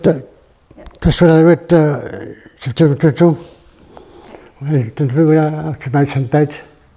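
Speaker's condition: Parkinson's; failing health

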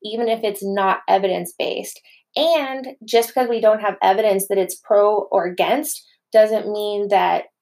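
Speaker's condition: No condition

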